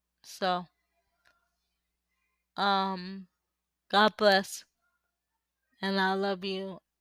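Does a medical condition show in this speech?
Yes: cerebral palsy; uses power wheelchair.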